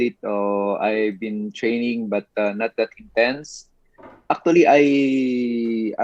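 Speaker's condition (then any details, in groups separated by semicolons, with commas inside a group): No condition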